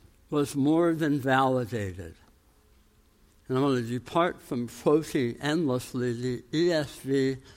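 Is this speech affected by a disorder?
Yes: tongue cancer, jaw reconstruction, osteonecrosis of jaw after radiation; about 13 years since tongue cancer, healing after implant surgery, permanent teeth not yet affixed.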